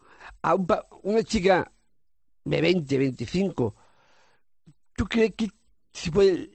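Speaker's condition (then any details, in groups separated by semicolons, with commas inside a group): Down syndrome; congenital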